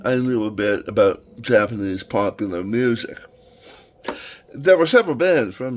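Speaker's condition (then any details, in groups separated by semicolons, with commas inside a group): Tongue cancer surgery, tongue graft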